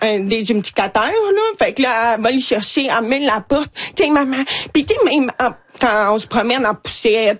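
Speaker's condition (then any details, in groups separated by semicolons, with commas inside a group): Hearing loss, cochlear implant; deaf, hard of hearing, removed at night, hears nothing without it; own singing described as not very pretty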